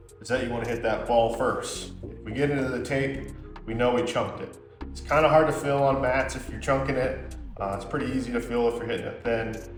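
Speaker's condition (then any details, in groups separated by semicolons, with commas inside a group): No condition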